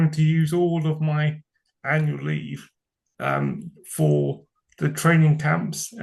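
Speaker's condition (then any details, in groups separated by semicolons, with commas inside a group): Cerebral palsy; from birth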